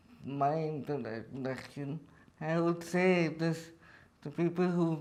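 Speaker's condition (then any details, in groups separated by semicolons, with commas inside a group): Cerebral palsy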